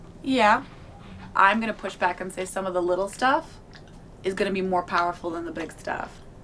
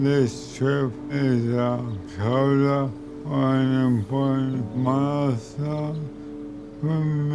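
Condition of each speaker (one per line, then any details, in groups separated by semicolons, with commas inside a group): No condition
ALS; rapidly progressing whole-body paralysis, uses wheelchair; about a year since diagnosis, respiratory function declining, tracheostomy and ventilator discussed; voice fading, less melodious, needs rest, later synthetic voice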